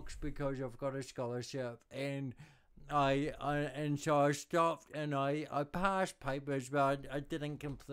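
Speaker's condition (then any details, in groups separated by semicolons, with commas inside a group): Cerebral palsy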